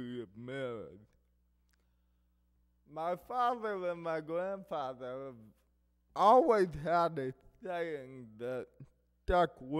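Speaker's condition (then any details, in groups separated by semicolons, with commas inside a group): Cerebral palsy; affects hearing and speech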